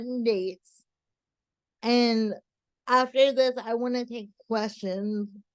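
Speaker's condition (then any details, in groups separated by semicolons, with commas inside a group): Cerebral palsy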